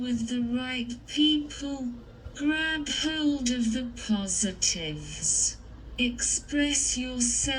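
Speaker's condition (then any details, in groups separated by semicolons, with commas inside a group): Cerebral palsy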